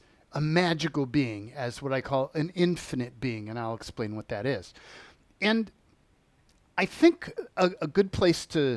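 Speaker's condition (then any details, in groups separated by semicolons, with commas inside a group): No condition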